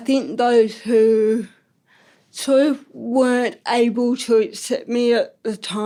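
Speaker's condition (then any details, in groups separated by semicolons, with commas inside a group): Ataxic cerebral palsy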